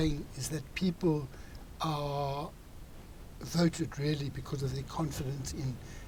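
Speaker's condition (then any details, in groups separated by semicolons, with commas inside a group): No condition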